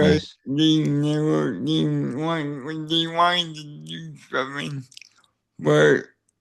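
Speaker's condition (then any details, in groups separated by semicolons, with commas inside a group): Cerebral palsy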